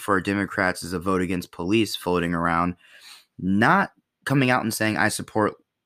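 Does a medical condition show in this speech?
No.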